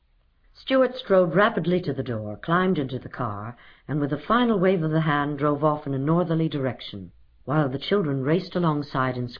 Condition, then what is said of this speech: None; typical speech.